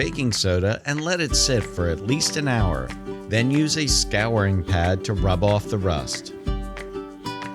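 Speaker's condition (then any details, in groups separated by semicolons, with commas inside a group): No condition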